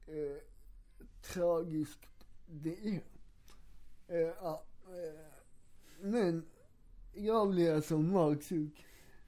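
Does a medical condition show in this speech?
Yes: cerebral palsy; wheelchair user.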